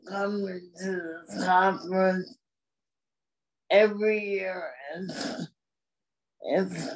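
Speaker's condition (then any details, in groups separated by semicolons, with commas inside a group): Cerebral palsy; uses motorized wheelchair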